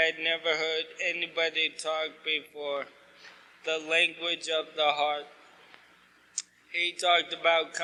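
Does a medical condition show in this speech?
Yes: ALS.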